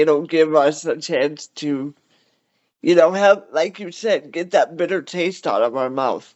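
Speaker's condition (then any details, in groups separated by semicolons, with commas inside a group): Cerebral palsy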